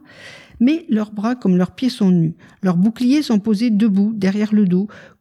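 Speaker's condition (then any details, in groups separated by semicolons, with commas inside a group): No condition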